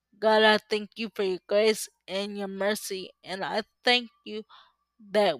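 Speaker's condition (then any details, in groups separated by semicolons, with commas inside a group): Cerebral palsy; uses power wheelchair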